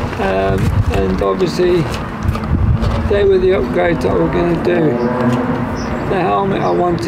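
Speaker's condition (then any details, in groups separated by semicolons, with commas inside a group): Motor neurone disease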